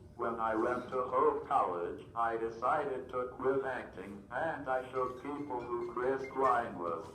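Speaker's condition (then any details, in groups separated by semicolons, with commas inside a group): Cerebral palsy, athetoid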